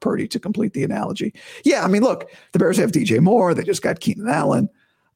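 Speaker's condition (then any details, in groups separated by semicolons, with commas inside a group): Vocal cord surgery recovery; voice still sounds bad to new listeners, best in two weeks, talking painless, not yet back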